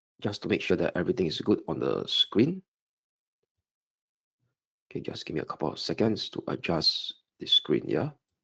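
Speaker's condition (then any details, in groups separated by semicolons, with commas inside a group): No condition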